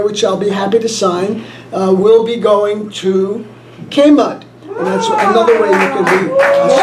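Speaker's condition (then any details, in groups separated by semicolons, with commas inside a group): No condition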